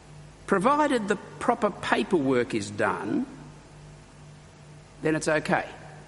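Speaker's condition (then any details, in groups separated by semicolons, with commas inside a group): No condition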